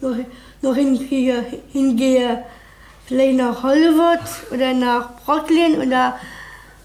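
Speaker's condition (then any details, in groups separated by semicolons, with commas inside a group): Down syndrome; congenital trisomy 21, three copies of chromosome 21, found by doctors from birth, hypermobile joints, small ears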